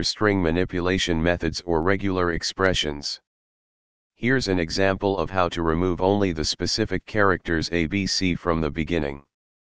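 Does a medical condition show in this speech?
No.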